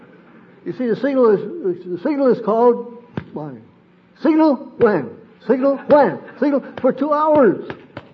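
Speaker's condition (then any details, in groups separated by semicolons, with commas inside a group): Parkinson's disease; diagnosed while wife was dying of cancer, lost balance and body coordination; sleep disrupted, wakes around 3 am unable to return to sleep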